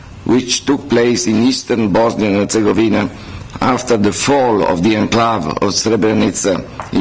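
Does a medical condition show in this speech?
No.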